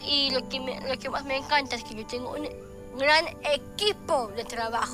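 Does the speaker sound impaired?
Yes: Down syndrome; short limbs, small hands, feet and arms, short neck and torso.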